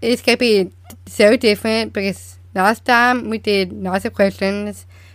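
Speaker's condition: Down syndrome; present from birth, diagnosed shortly after birth

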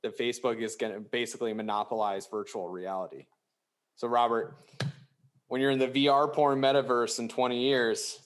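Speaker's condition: No condition

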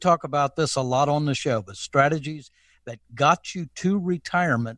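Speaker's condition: No condition

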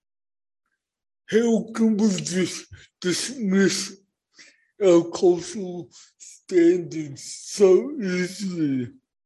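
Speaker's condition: Cerebral palsy; born not breathing

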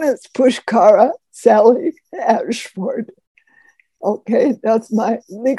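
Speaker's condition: Spasmodic dysphonia; sometimes hard for others to understand, writes questions for host to read aloud

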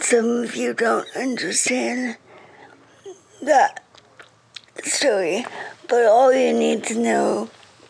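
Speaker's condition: Cerebral palsy; speech affected, reading very slow

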